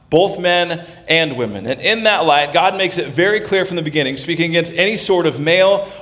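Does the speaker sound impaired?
No.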